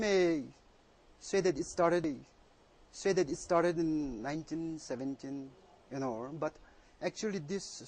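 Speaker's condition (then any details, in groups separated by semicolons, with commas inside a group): No condition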